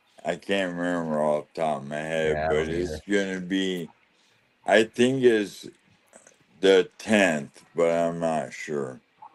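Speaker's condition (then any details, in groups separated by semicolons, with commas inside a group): ALS; losing ability to talk and swallow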